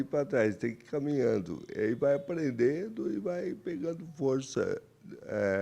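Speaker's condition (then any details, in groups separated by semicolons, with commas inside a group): Amyotrophic lateral sclerosis; onset with cramps, early lung and chest wall involvement; diagnosed 4.5 years ago, respiratory physiotherapy; breathing affected early, compromised chest wall muscles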